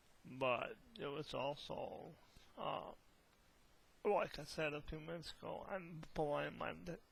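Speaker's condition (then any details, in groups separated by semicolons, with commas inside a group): Hemiplegic cerebral palsy; hemiplegic type, legs affected, rod in right leg after femur surgery, deaf left ear; past speech impediment, largely fixed by speech therapy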